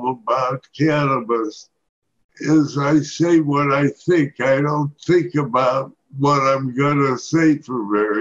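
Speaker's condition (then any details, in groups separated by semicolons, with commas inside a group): Parkinson's disease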